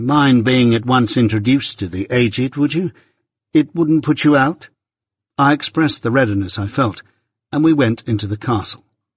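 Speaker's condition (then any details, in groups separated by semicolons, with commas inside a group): No condition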